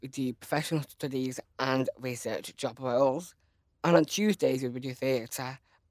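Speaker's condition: Down syndrome

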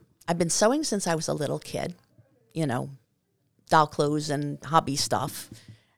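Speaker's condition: No condition

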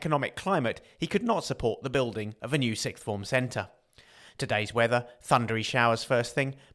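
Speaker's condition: No condition

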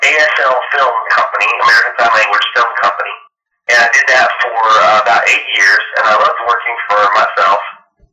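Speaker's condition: No condition

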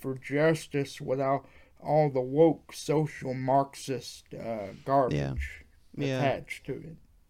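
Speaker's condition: Cerebral palsy; wheelchair user

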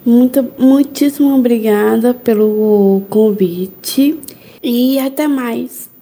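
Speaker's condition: Down syndrome; diagnosed at birth

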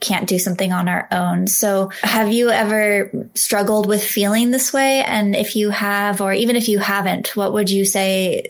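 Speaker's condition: No condition

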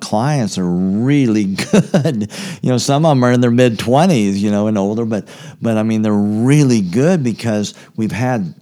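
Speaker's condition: Cleft palate; congenital, very severe

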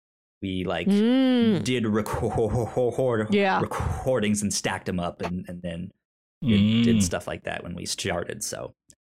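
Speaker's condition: Stutter; stutter since childhood, cause unknown, explained as brain moving faster than mouth, speech therapy in elementary school; stutters when talking; repeated sounds, prolonged sounds

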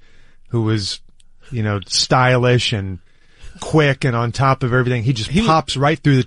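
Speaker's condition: No condition

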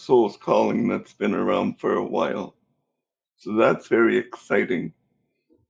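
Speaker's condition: Cerebral palsy; affects muscles and nerves

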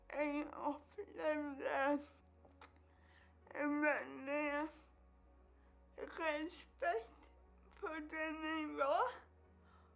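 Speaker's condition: Cerebral palsy; onset at birth

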